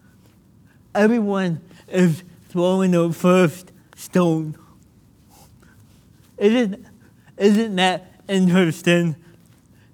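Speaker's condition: Cerebral palsy; spasms

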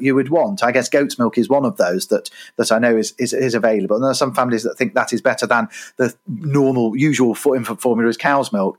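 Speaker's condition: No condition

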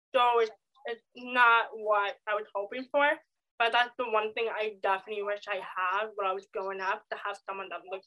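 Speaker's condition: Deafness; diagnosed at age 4, had IEP in middle and high school; age 24

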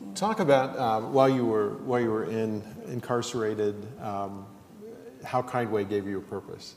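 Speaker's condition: No condition

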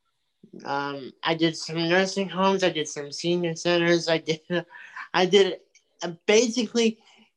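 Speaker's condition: Cerebral palsy; from birth

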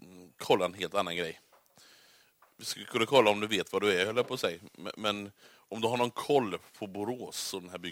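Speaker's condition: No condition

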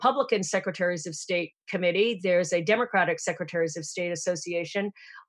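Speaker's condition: No condition

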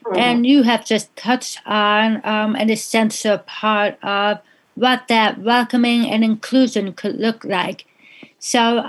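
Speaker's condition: Deafness; hearing loss, invisible disability; others remark speaks well for a deaf person, deafness not apparent from speech

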